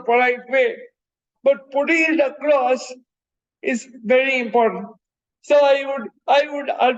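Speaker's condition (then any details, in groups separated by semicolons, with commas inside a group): Cerebral palsy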